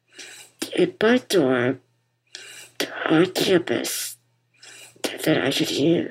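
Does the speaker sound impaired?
Yes: muscular dystrophy; form of muscular dystrophy diagnosed as toddler, wheelchair user, relies on others for most daily activities; bipap machine audible throughout conversation.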